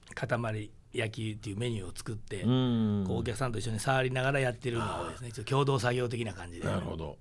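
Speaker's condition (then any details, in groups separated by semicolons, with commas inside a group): No condition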